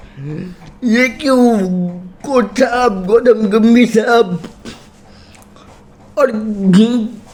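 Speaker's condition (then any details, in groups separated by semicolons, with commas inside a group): Cerebral palsy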